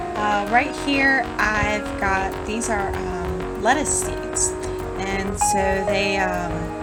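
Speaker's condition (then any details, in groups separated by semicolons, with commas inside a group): No condition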